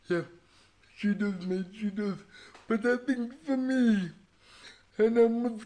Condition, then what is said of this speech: Cerebral palsy. Because you don't normally see, like, you don't normally hear a voice like mine on a